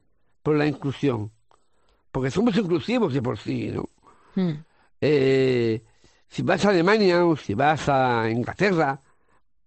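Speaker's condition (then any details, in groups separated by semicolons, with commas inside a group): Down syndrome; congenital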